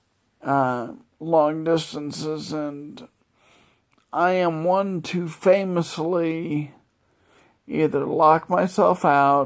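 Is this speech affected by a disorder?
Yes: multiple sclerosis; wheelchair.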